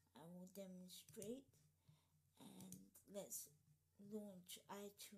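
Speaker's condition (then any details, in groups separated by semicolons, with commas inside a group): Cerebral palsy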